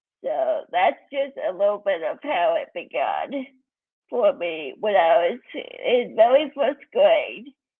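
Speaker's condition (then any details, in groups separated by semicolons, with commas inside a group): Cerebral palsy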